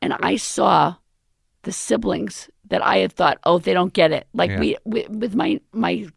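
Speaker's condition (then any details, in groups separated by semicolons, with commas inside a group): Left vocal cord paralysis, left unilateral; recent type 1 thyroplasty with implant joining cords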